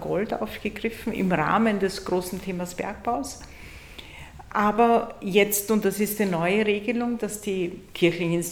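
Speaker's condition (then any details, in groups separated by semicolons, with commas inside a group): No condition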